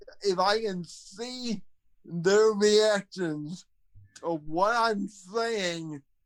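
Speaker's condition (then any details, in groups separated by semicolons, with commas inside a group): Cerebral palsy, spastic quadriplegia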